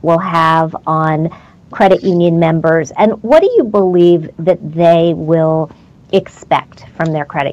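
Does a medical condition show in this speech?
No.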